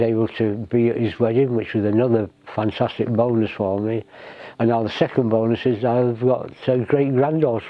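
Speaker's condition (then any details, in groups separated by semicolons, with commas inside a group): Mouth cancer surgery; mouth dries when talking, tongue and lip swelling affect speech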